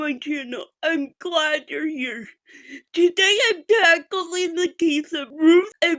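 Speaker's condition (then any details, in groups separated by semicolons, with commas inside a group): Physical speech impairment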